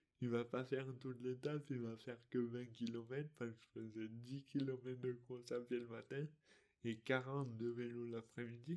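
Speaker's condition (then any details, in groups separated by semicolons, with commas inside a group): Dystonia; articulation difficulties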